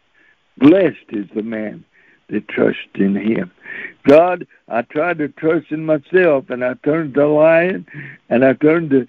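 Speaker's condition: Cerebral palsy; since birth

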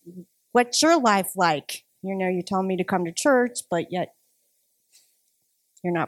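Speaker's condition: No condition

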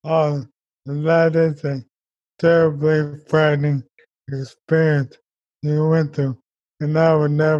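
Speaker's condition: ALS; speech and eventually breathing

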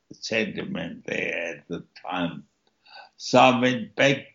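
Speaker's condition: Stroke with speech impediment; tracheotomy, nasal feeding tube, vena cava filter, right side partly paralyzed; had to learn to speak again, speech impediment still audible, presses more air to sound

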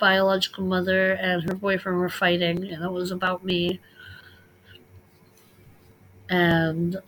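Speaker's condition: Cleft lip and palate, unilateral cleft lip and palate; audible heavy breathing or wheezing heard over words

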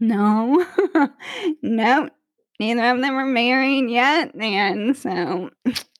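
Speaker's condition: ALS; 16 years since diagnosis

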